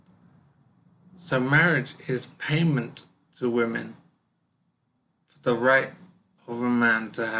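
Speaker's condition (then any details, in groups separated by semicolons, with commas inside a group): Brain injury; severe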